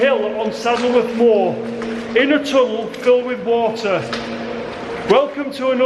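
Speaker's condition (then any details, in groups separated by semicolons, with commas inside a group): No condition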